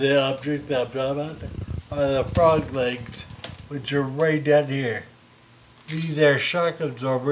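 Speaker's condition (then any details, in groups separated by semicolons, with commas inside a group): Friedreich's ataxia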